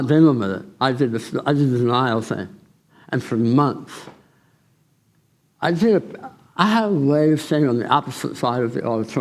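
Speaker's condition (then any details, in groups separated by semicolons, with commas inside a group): Tongue cancer surgery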